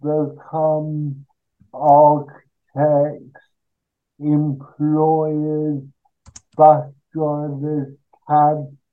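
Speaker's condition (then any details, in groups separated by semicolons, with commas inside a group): Cerebral palsy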